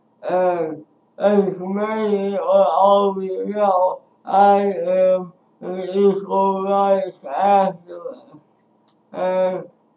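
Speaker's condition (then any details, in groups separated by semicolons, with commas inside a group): Speech impairment after birth surgery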